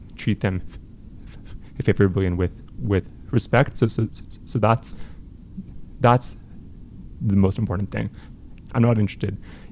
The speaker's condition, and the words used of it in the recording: Stuttering. I would say anytime I'm nervous, I tend to stutter a